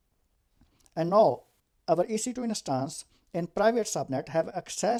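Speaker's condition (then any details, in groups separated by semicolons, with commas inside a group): No condition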